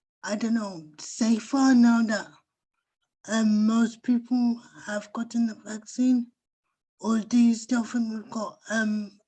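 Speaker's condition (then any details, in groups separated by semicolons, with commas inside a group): Cerebral palsy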